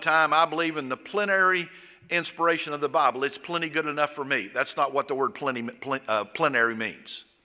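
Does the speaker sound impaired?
No.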